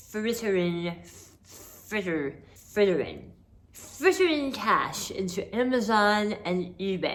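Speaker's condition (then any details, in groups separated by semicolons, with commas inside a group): Hemi-glossectomy for oral cancer, hemiglossectomy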